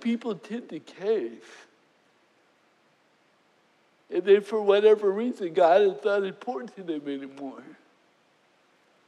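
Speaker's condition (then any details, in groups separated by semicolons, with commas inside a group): Cerebral palsy; 4 years wheelchair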